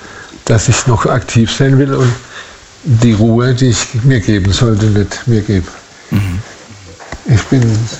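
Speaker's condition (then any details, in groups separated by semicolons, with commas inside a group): Parkinson's disease; 15 years since diagnosis, 20 since first symptom, symptom-suppressing medication, physiotherapy, near-falls daily, needs care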